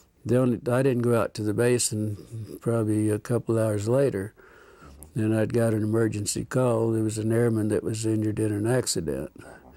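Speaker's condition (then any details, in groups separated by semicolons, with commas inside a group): No condition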